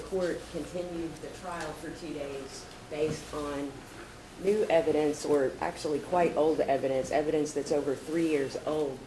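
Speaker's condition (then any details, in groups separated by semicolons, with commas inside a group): No condition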